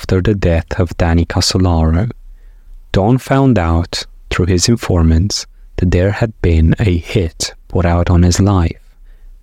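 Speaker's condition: No condition

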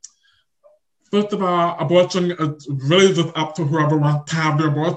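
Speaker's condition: Deaf or hard of hearing; looks around to make sure of hearing everything

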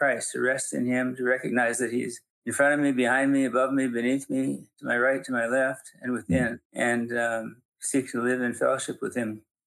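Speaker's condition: Parkinson's; still teaching and speaking publicly

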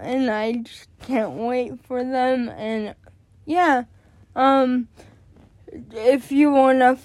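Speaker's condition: Cerebral palsy; born addicted

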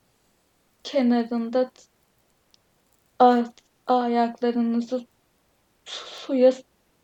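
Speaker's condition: Stuttering; other stutterers in family, attends stuttering self-help groups; stuttering a lot during recording; frequent part-word and syllable repetitions, fillers, heavy stuttering; blocks

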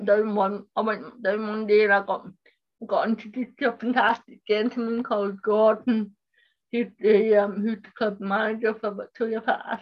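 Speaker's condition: Cerebral palsy; speech impairment

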